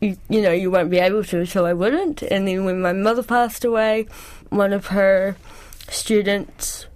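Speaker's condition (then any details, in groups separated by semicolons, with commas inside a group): Cerebral palsy; cerebral palsy since childhood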